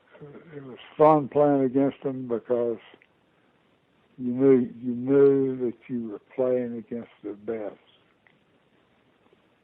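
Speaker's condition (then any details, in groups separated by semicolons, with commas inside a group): Parkinson's disease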